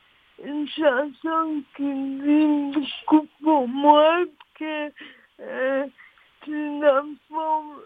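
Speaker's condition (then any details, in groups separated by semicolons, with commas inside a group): Cerebral palsy; all four limbs affected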